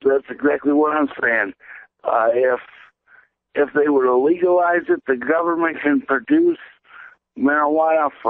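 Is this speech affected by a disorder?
Yes: cerebral palsy; present since birth.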